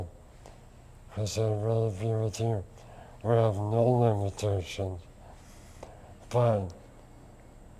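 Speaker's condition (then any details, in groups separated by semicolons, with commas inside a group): Lou Gehrig's disease; onset index finger, spread to left hand, arm, neck, feeding tube, tracheostomy; 13 years since diagnosis, neck brace, ventilator via tracheostomy, no hand use; swallowing and speaking affected last, voice affected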